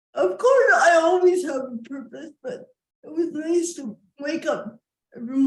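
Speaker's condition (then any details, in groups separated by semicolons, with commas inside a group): Cerebral palsy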